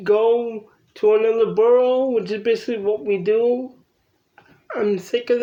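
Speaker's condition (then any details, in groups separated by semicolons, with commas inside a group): Cerebral palsy; from birth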